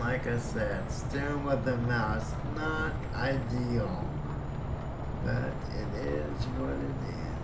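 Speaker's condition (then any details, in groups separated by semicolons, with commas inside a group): Cerebral palsy; breathing fine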